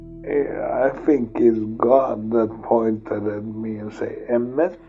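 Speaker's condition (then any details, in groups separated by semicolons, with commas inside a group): Multiple sclerosis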